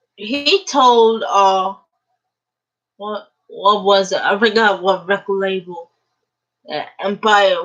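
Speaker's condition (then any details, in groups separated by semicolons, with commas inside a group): Cerebral palsy; uses a wheelchair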